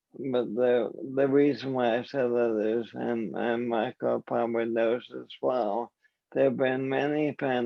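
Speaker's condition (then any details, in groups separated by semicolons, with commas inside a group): ALS; voice and hands affected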